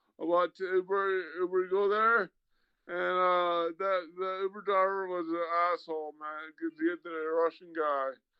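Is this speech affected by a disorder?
Yes: traumatic brain injury.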